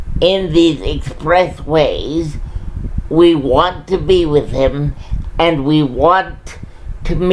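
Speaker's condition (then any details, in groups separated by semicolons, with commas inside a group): Cerebral palsy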